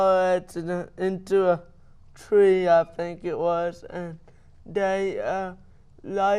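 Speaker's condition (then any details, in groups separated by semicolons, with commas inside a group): Cerebral palsy; caused by accident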